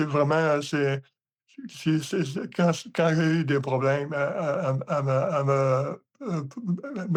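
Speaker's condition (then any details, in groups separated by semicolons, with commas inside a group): Hemiparalysis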